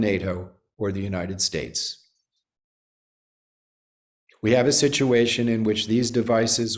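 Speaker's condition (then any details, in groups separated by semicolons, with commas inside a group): No condition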